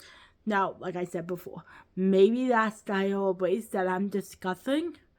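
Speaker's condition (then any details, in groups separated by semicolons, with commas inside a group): Cerebral palsy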